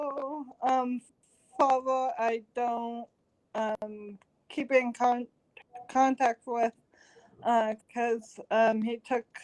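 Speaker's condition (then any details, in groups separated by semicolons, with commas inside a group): Cerebral palsy; since birth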